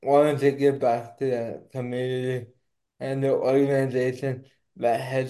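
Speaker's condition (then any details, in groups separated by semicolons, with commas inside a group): Cerebral palsy; not slurred, per host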